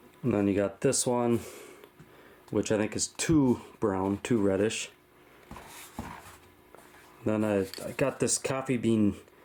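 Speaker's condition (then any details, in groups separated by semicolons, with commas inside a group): No condition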